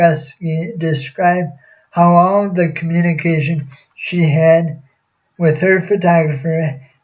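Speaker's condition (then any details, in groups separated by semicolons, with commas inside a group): Cerebral palsy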